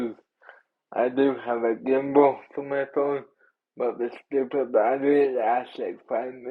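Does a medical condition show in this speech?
Yes: cerebral palsy.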